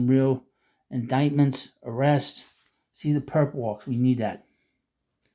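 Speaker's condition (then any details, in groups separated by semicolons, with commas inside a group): No condition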